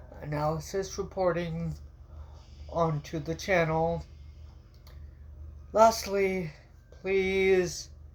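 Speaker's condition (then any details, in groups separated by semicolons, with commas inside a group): Cerebral palsy; from birth, walks with walker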